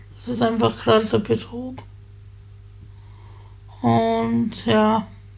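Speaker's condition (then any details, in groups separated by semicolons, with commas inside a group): Spasticity from birth; multiple sclerosis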